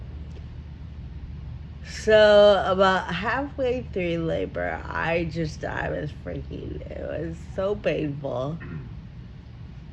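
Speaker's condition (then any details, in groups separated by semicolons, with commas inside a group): Friedreich ataxia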